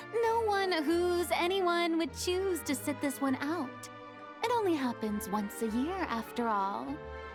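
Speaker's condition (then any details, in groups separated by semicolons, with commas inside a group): No condition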